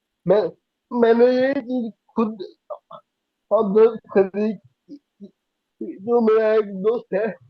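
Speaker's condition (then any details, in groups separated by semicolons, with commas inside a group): Cerebral palsy; could not speak as a child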